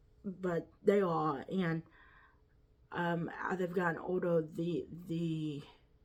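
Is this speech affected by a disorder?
Yes: quadriplegic cerebral palsy.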